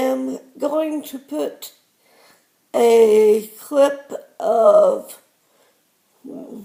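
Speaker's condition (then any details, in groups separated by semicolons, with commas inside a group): Cerebral palsy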